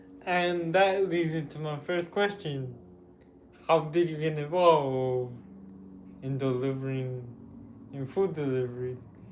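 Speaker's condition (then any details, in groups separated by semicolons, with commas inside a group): Cerebral palsy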